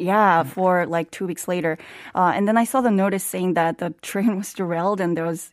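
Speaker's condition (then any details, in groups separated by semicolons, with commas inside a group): No condition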